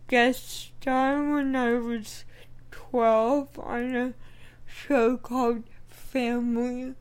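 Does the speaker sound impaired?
Yes: cerebral palsy; speech therapy for pronunciation and breath support.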